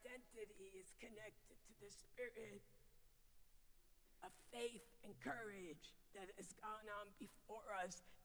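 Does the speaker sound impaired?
Yes: vocal dysphonia; vocal dysphonia diagnosed, has taken away ability to sing; noticeably sultry voice, not painful; lost singing ability, still able to speak.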